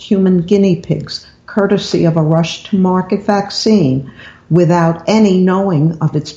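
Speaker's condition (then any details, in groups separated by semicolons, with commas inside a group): No condition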